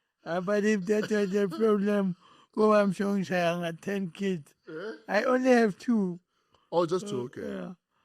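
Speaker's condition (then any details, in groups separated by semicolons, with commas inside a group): Cerebral palsy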